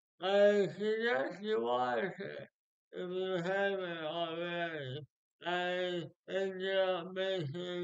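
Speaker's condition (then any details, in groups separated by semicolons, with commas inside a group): Speech impairment after birth surgery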